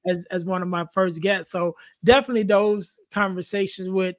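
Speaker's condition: No condition

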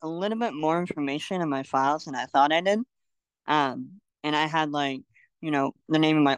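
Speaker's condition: Cleft lip and palate; congenital

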